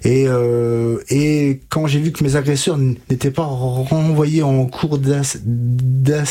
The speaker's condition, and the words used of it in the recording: Stuttering. Donc là par exemple j'ai des blocages et j'ai des répétitions, mais auparavant, avant que je fasse ce gros travail orthophonique, c'était une catastrophe quoi.